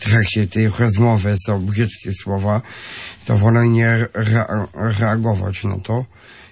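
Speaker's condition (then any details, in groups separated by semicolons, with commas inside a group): Down syndrome; genetic, trisomy 21, extra chromosome 21, from birth; adult, 27 years old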